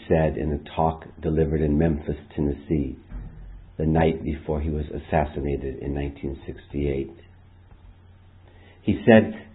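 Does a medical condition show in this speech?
No.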